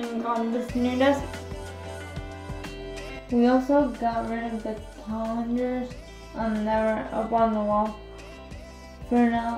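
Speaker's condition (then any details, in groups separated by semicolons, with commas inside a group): Cerebral palsy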